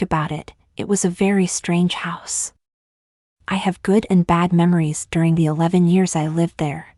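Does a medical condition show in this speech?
No.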